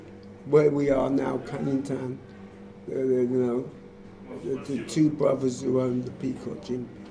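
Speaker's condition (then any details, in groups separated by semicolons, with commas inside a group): Motor neurone disease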